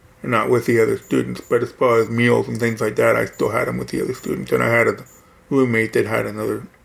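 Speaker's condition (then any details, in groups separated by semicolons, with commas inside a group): Hearing loss; left ear not implanted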